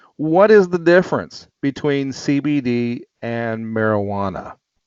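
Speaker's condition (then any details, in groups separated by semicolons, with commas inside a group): No condition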